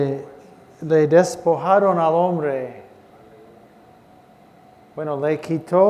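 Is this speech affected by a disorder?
No.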